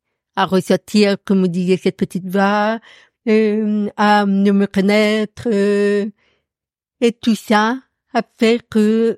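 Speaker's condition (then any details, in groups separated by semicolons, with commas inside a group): Profound deafness; audible accent from deafness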